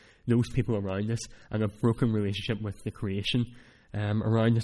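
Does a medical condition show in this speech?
Yes: cleft palate; speech not that clear at times.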